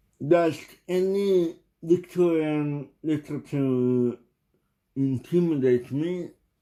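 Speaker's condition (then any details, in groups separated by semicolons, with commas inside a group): Cerebral palsy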